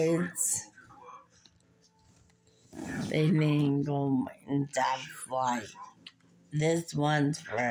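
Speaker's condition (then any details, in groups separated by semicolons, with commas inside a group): Muscular dystrophy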